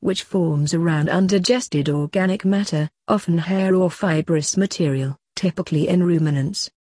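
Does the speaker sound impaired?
No.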